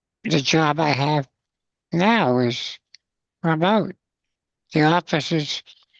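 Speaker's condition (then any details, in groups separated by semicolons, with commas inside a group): Spinal muscular atrophy, congenital; progressive, mini tracheostomy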